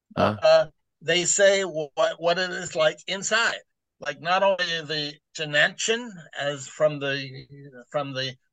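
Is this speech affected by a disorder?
Yes: aphasia after stroke; aphasia caused by stroke; about 5 years since stroke; trouble with certain topics, numbers, pronouncing some words, knows what to say but slow.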